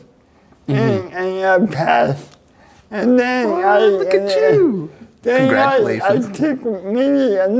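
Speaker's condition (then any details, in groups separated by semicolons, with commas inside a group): Cerebral palsy; neck surgery went badly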